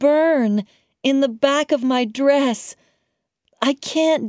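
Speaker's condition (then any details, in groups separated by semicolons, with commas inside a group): No condition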